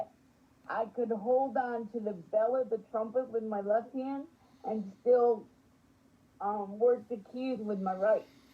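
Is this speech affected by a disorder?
Yes: spastic quadriplegic cerebral palsy.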